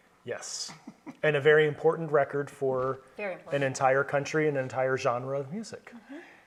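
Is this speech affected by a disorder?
No.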